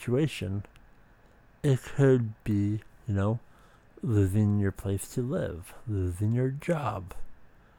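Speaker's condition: Speech impediment

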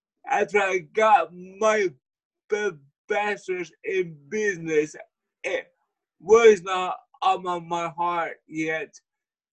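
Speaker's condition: Cerebral palsy; speech impediment

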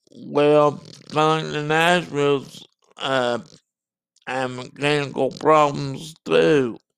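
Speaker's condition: Cerebral palsy and muscular dystrophy; present since childhood

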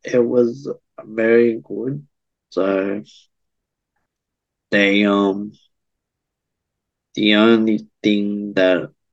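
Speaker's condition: Cerebral palsy

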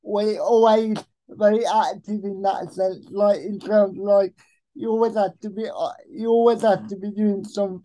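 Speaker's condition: Cerebral palsy; expected non-verbal

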